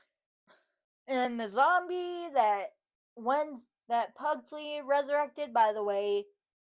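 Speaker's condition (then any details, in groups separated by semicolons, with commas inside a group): Cerebral palsy, spastic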